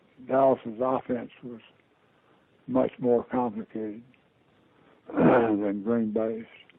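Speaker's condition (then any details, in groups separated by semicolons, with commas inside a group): Parkinson's disease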